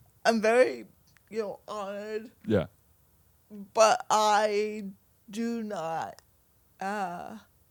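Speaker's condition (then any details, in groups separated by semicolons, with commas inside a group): Cerebral palsy, mild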